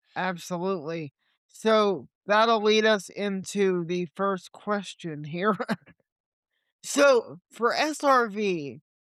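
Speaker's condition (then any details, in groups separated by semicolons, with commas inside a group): Cerebral palsy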